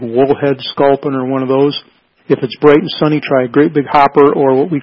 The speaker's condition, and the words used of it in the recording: No condition.